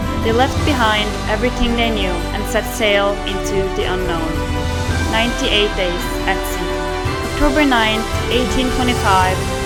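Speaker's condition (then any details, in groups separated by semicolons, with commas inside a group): No condition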